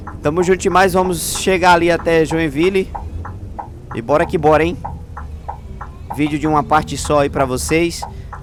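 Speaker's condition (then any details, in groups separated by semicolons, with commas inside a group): No condition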